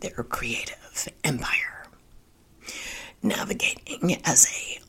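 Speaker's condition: Spasmodic dysphonia; diagnosed seven months ago

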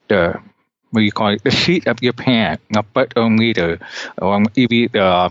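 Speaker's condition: Deafness; cannot hear well

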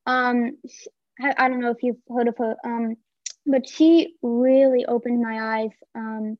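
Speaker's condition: Stuttering; long-standing stutter, cause unknown for years, attributed to autism, recently recognized; stuttering during recording, worse when nervous in social situations; bilingual Dutch-English, sometimes uses Dutch word; repeated words, prolonged sounds

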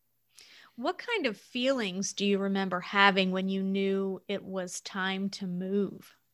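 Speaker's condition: No condition

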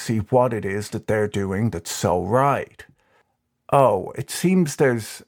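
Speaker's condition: No condition

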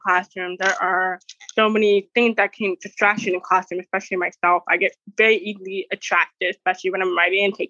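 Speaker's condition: Deaf; wears hearing aid

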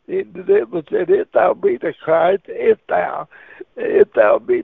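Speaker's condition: Cerebral palsy; wheelchair user

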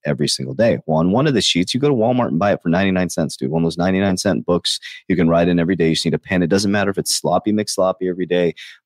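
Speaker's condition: No condition

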